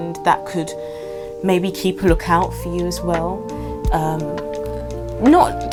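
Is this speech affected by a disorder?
No.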